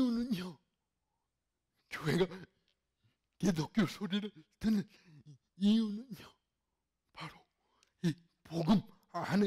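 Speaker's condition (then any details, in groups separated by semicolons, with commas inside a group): Cerebral palsy; fairly severe in childhood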